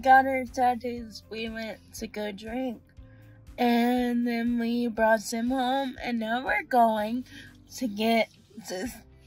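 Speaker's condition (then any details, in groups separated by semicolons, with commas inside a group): Friedreich's ataxia; slow slurred speech, swallowing difficulty, shortness of breath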